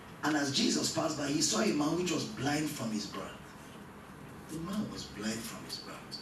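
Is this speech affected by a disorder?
No.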